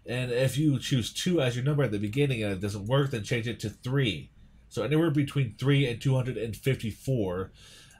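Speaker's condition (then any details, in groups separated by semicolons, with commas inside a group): No condition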